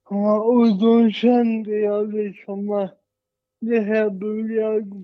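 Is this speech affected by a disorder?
Yes: cerebral palsy, mild.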